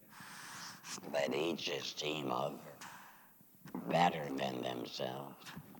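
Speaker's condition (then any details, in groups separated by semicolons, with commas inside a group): Laryngectomy; chemo and radiation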